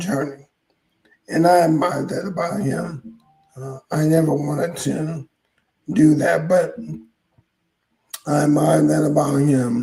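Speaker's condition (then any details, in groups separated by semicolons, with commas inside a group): ALS; hoarse voice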